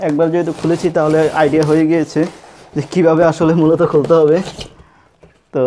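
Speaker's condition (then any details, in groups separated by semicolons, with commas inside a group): No condition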